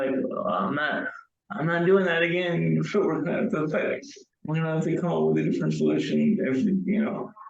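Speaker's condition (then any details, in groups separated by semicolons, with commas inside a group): Cerebral palsy; wheelchair user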